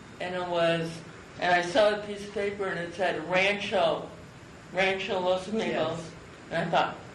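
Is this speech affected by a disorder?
Yes: cerebral palsy; from birth.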